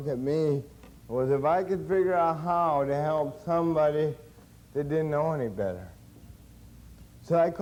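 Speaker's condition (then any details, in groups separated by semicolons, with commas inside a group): Cerebral palsy; since birth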